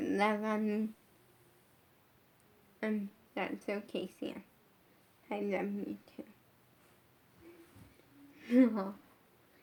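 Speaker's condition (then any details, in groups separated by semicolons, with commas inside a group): Brain injury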